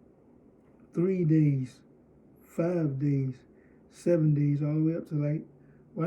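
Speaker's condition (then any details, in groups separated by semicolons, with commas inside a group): Cerebral palsy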